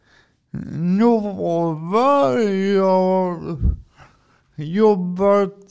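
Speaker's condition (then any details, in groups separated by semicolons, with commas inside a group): Cerebral palsy; from birth, drives adapted car, adaptation applied for via Försäkringskassan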